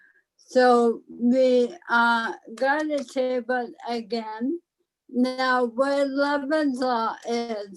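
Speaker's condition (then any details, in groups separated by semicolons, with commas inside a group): ALS; slight speech impairment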